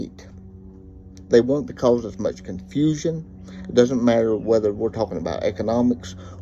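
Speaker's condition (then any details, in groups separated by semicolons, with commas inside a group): Cerebral palsy; reports speaking clearly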